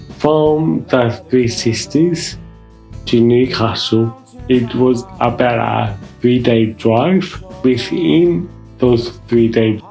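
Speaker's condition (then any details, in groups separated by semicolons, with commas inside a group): Mild cerebral palsy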